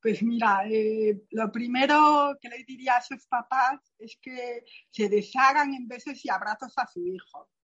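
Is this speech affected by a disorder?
Yes: profound bilateral hearing loss, post-meningitis profound bilateral sensorineural hearing loss; profound bilateral hearing loss from meningitis at four, cochlear implant at 30, earlier limited hearing aid; speech surprises people given deafness, childhood speech therapy abroad, relies on lip reading and facial gestures.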